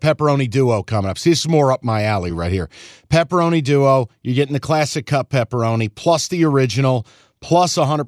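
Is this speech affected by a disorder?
No.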